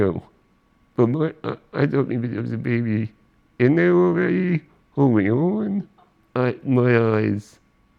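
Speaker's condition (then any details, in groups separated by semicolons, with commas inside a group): Spinal muscular atrophy; power wheelchair user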